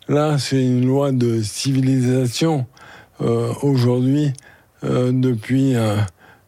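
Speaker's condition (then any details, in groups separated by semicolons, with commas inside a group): ALS (Charcot disease); lost use of legs, arms and hands, given life expectancy of 1 to 3 years; expects to lose voice within days or weeks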